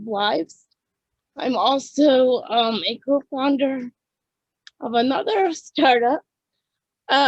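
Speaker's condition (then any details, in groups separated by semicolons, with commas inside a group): Cerebral palsy; birth oxygen deprivation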